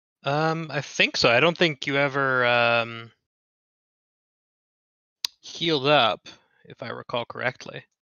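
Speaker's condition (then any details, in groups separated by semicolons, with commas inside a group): No condition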